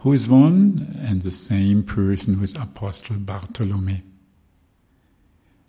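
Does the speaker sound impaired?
No.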